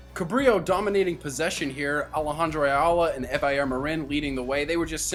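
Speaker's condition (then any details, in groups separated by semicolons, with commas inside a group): No condition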